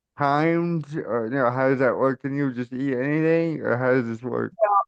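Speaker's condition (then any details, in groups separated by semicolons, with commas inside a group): Cerebral palsy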